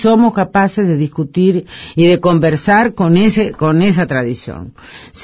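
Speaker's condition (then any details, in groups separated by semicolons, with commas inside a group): No condition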